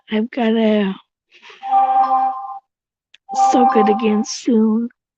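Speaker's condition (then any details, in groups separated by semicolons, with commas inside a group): Cerebral palsy; tracheotomy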